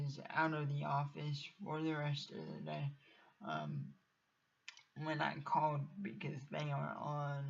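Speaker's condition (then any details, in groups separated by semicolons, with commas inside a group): Cerebral palsy; from birth, uses wheelchair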